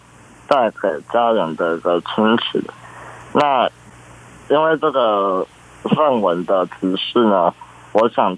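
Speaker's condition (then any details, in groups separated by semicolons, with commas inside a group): Congenital muscular dystrophy; gradually losing strength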